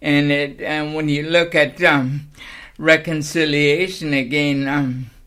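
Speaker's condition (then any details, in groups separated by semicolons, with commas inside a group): Cerebral palsy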